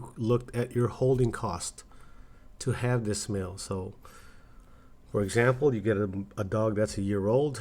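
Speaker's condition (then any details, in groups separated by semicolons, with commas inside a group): No condition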